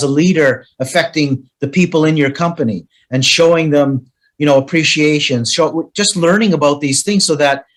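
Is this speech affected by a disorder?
No.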